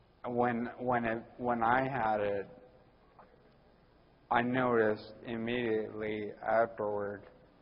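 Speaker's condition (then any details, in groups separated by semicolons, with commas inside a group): Ataxia; speech typical of the condition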